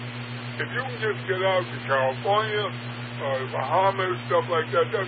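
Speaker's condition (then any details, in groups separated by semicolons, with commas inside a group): Parkinson's; largely wheelchair bound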